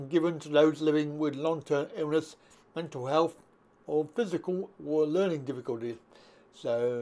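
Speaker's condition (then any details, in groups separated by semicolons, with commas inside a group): Cerebral palsy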